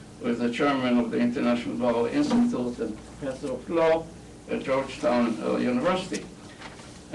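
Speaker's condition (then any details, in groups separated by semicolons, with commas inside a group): No condition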